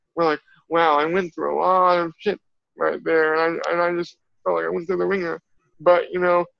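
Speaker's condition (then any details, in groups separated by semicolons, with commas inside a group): Cerebral palsy; from birth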